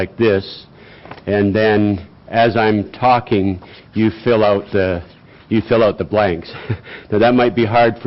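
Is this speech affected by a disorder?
No.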